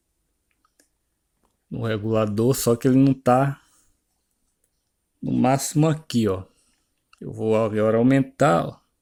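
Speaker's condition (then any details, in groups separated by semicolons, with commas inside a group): No condition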